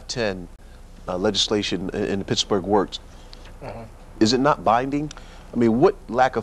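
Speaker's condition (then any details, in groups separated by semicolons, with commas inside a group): No condition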